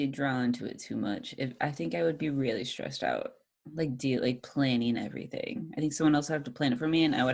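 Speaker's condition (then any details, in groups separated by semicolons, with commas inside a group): No condition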